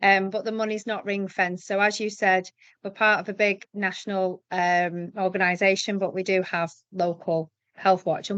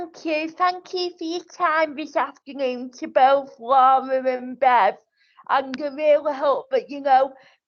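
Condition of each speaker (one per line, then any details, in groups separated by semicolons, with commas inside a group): No condition
Cerebral palsy; wheelchair user, physical disability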